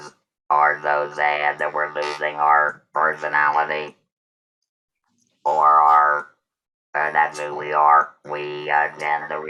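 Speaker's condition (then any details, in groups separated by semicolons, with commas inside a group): Total laryngectomy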